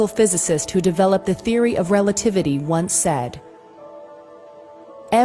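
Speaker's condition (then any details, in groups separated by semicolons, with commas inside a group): No condition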